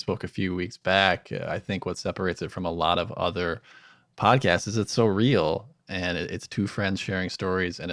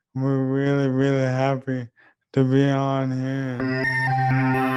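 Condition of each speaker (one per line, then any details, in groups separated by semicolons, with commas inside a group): No condition
ALS; diagnosed at 29, about two years since diagnosis; voice currently clear, considering voice banking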